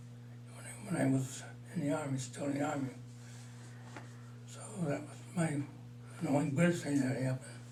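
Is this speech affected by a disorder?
Yes: Parkinson's disease; mild, about four years.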